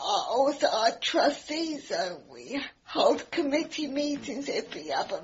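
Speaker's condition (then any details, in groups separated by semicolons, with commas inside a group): Cerebral palsy; cerebral palsy affecting all four limbs, physical only, cognition unaffected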